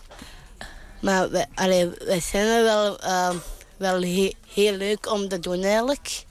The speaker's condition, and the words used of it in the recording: Down syndrome. En mijn stem is een beetje, ik moet soms wel een beetje roepen eigenlijk.